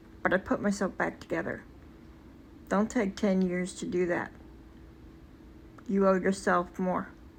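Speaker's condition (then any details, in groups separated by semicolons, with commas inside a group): Cerebral palsy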